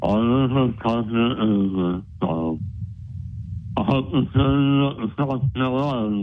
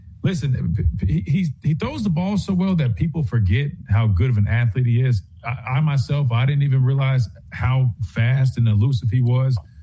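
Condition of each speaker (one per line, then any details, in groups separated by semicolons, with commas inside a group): Myasthenia; recent treatment; strongly affects speech, currently struggling
No condition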